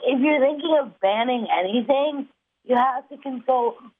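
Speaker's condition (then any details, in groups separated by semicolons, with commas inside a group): Cerebral palsy; uses voice dictation software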